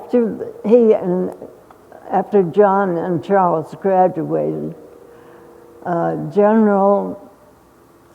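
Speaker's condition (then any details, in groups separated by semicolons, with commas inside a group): Essential tremor; more than half of life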